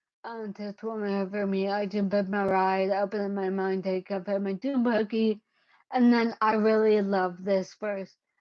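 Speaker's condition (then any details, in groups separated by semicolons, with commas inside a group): Cerebellar ataxia; caused by brain bleed, unsteady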